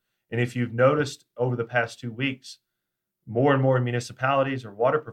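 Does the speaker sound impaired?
No.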